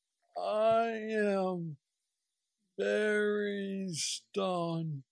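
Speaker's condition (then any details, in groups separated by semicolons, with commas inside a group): Parkinson's disease; mobility struggles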